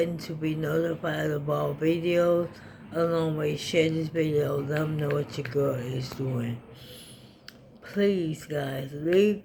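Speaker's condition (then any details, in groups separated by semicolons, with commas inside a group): ALS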